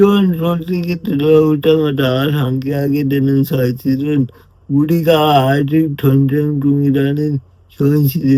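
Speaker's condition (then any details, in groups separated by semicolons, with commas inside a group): Brain lesion disability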